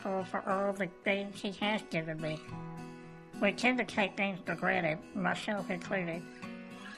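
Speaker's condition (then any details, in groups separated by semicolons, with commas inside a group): Goldenhar syndrome, cleft palate; congenital, no right ear, lung or thumb, missing right jawbone, facial bones, cleft lip and palate; permanent tracheotomy placed after clip was filmed, prevents speaking for life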